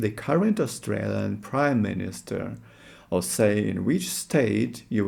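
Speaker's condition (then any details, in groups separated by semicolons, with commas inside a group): No condition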